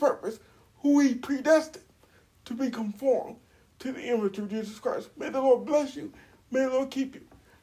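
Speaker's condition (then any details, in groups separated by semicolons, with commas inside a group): Cerebral palsy; uses wheelchair, age 42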